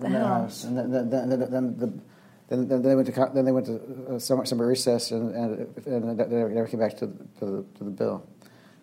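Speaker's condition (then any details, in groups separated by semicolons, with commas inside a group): Young onset Parkinson's disease; over 20 years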